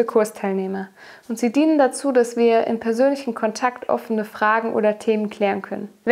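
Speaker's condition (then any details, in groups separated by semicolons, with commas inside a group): No condition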